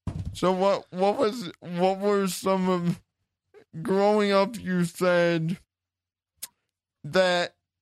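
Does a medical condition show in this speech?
Yes: cerebral palsy; since childhood, wheelchair user, chair lifted onto stage by four men.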